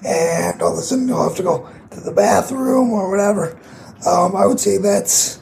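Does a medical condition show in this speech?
Yes: cerebral palsy; cerebral palsy from brain bleed, very tight muscles, trouble walking, needs help walking and toileting, dad assists daily; condition audible in voice.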